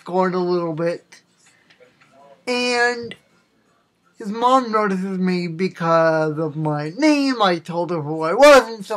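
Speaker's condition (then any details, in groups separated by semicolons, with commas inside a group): Cerebral palsy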